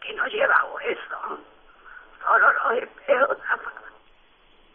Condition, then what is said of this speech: Spasmodic dysphonia. No, hacen fuerza con todo lo que pueden. Como no coordinan bien el movimiento